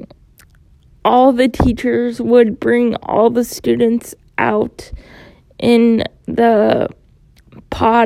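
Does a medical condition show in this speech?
Yes: cerebral palsy; born 29 weeks premature, stroke or bleed at birth, unable to walk, tight muscles, physical therapy age 4 to 18; uses wheelchair, does therapy at home alone since stopping at 18.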